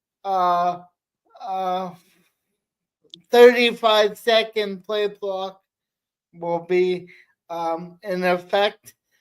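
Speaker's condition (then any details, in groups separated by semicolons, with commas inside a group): Cerebral palsy; affects nearly every word, hard pronunciation, sometimes cannot speak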